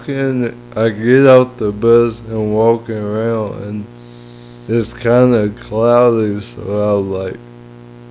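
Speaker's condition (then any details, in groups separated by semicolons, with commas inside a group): Cerebral palsy; lifelong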